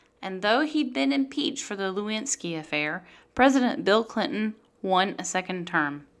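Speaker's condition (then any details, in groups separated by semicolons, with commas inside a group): No condition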